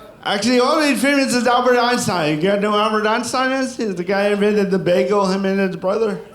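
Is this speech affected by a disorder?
Yes: cerebral palsy; sounds drunk, constant.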